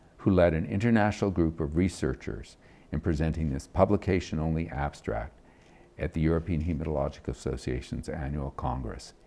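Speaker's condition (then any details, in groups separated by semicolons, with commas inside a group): No condition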